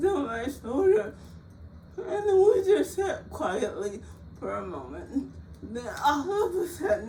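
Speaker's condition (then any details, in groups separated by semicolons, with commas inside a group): Cerebral palsy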